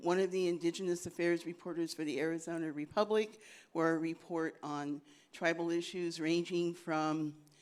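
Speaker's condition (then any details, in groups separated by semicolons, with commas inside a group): No condition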